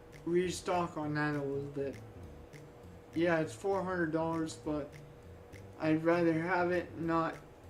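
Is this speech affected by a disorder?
Yes: cerebral palsy.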